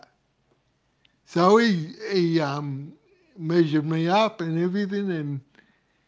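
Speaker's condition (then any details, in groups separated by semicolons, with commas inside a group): Cerebral palsy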